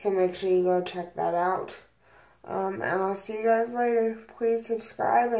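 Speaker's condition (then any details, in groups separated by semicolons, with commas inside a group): Cerebral palsy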